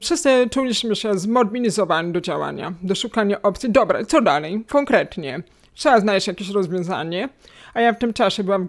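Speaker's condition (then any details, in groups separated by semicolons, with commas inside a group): Hearing loss, cochlear implant, acquired; two years of rehabilitation to decode words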